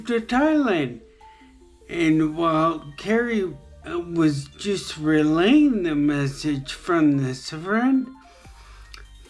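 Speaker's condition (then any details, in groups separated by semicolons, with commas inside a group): Traumatic brain injury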